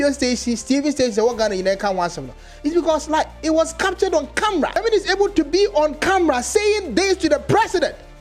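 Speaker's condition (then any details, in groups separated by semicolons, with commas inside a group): No condition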